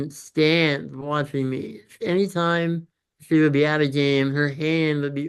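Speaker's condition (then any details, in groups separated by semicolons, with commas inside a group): Congenital muscular dystrophy; chronic physical disability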